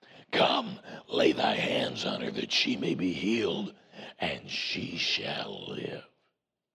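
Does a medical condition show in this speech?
Yes: voice box removal needed; vocal cord cancer, prior chemo and radiation, 35 treatments over about seven weeks; voice box removal advised, saw doctor for more details; voice self-described as Batman voice, expects R2-D2-like voice after removal.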